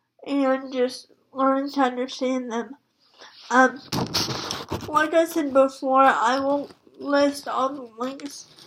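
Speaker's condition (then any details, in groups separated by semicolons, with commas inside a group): Spastic quadriplegic cerebral palsy; spastic quadriplegic, all four limbs, uses wheelchair, moderate; speaks well, childhood speech therapy for tongue control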